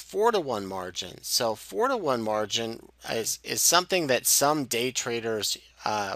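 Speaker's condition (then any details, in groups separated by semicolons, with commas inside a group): No condition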